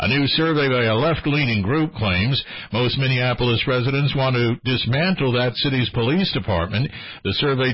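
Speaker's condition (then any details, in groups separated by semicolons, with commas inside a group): No condition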